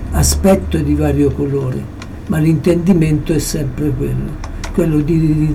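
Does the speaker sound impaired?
Yes: Parkinson's disease; approaching final stage.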